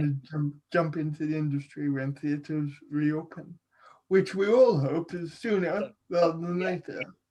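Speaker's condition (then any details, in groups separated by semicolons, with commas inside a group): Cerebral palsy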